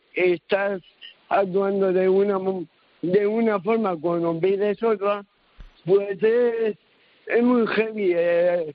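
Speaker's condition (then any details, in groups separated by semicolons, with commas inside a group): Cerebral palsy; early intervention from infancy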